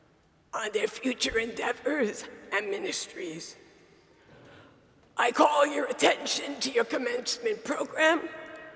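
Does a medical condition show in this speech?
Yes: dysphonia; diagnosed dysphonia; not painful; compromised vocal ability, self-described sultry voice, still able to speak.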